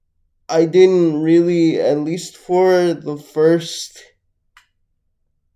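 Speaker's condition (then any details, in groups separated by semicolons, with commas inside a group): Cerebral palsy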